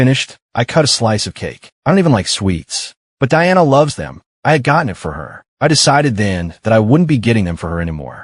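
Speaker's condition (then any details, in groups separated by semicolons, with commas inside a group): No condition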